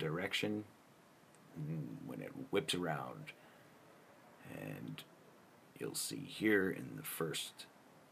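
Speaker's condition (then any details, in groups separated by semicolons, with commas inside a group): No condition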